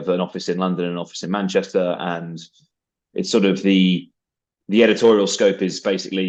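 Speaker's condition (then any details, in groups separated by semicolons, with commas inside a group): No condition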